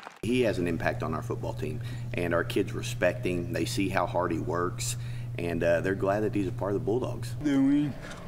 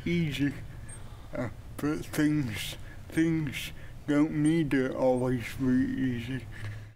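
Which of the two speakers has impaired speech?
The second: cerebral palsy.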